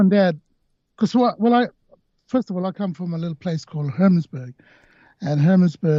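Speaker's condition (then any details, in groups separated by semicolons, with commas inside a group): No condition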